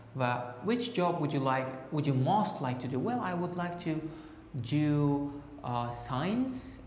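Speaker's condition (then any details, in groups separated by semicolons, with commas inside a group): No condition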